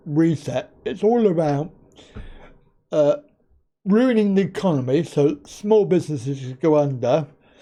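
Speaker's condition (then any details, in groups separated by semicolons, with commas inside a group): Cerebral palsy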